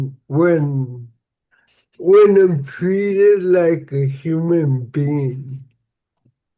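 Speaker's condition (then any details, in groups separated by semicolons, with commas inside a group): Cerebral palsy; somewhat slurred speech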